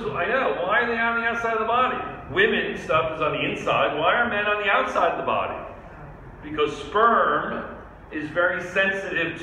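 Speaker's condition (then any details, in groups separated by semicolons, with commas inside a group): No condition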